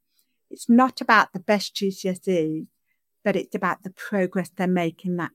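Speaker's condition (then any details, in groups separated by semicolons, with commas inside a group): Deafness; questions interpreted into sign language by interpreter Lisa; sign-supported English, signing and speaking at the same time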